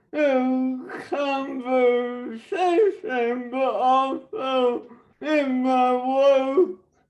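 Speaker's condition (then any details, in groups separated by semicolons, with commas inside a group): Traumatic brain injury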